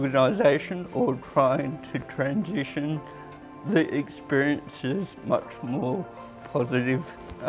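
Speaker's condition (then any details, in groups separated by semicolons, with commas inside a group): Cerebral palsy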